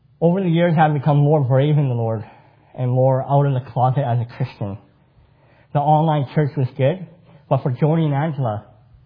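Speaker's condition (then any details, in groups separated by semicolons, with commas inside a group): Cleft palate; congenital cleft palate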